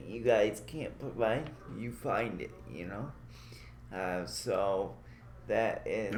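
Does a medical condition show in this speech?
Yes: cerebral palsy.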